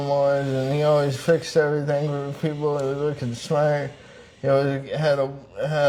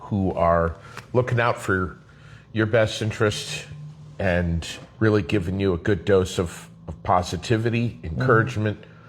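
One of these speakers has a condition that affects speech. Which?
The first: traumatic brain injury; whole brain swollen first year; injury about five or six years ago; stuttering, unclear speech, pausing and deep breath help.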